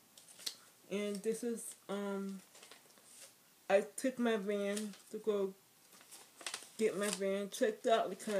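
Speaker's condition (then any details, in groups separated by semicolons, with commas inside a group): Speech impairment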